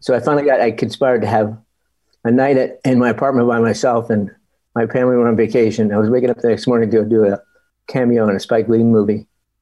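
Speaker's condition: Parkinson's disease; cannot stop hands moving, body moves and freezes, still walks poorly, cannot type or write

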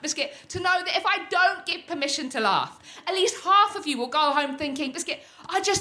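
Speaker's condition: Tourette's syndrome; neurological, uncontrollable motor and vocal tics, wheelchair user, cannot stand; frequent shouted vocal tics, involuntary swearing, random phrases, cannot stay on script

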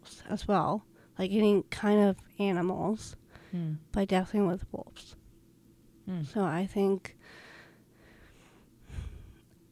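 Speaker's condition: Down syndrome; known since infancy

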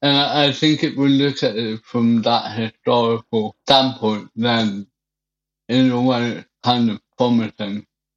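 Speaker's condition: Cerebral palsy; wheelchair

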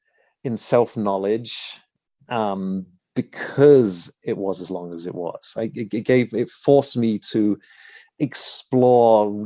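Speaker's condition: Stammer; since childhood, really bad stammer growing up, unable to get a word out reading aloud at school; almost completely beaten in real life, returns when speaking on the phone; stammer audible from time to time, apologises for disfluency mid-recording; repeated sounds, prolonged sounds, blocks

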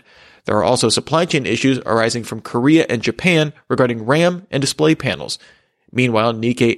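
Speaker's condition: No condition

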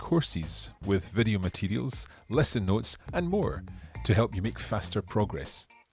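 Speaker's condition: No condition

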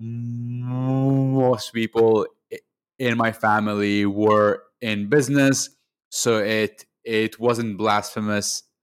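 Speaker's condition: Stuttering; stutter since birth, neurological basis, speech therapists in Lebanon childhood to teens, psychologist at 16-17; adult, still stutters audibly, controls stutter with breathing technique learned in UK; stutter much worse before, affects only speaking, not reading or writing, long avoided speaking; prolonged sounds

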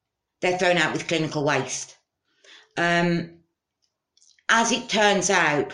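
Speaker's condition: No condition

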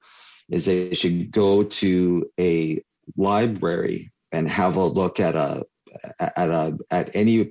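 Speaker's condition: Stuttering; stuttering since childhood; prolonged sounds

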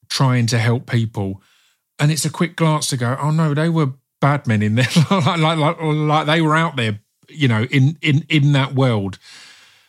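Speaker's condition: Stutter; unnoticed during rapping and spoken word years, noticed with radio show and podcast, works with STAMMA; repeats initial sounds at start of a word, repeats whole words, restarts phrases; repeated sounds, repeated words, prolonged sounds

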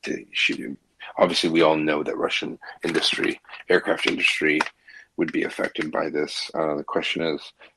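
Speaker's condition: No condition

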